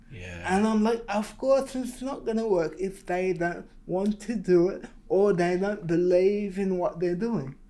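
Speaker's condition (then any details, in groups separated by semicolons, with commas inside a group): Cerebral palsy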